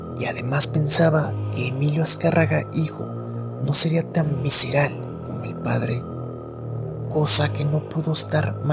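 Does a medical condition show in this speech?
No.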